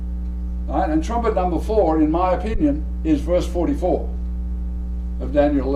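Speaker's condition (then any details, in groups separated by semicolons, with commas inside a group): No condition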